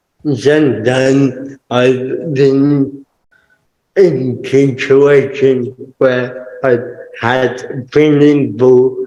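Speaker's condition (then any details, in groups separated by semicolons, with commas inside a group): Cerebral palsy; permanent wheelchair user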